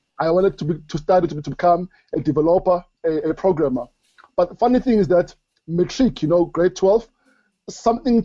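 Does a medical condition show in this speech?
Yes: stutter; stutter since childhood, grew up with it, never outgrew it; bit of a stutter, audibly battles it while talking, milder than few years ago; severe in school, school speech took whole period, avoided speaking careers, disliked call-center job due to stammering; here repeated sounds, prolonged sounds.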